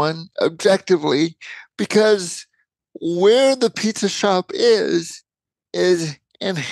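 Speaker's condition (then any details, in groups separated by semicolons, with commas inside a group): Cerebral palsy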